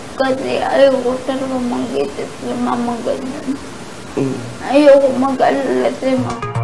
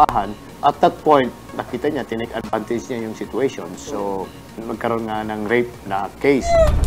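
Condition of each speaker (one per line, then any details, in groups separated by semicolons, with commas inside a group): Cerebral palsy; low mental capacity
No condition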